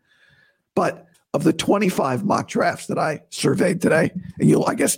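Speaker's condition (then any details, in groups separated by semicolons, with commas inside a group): Vocal cord surgery recovery; doctor approves talking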